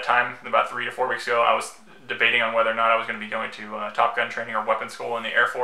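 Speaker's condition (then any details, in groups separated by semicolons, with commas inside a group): No condition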